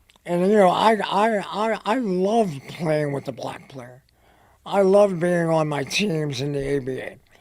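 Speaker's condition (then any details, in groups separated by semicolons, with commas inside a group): Head and neck cancer; dry throat, dry mouth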